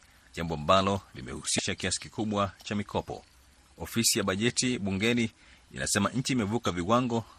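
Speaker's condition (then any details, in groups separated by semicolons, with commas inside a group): No condition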